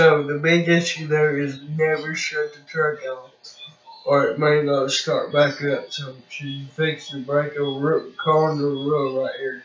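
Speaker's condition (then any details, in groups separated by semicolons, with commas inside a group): Cerebral palsy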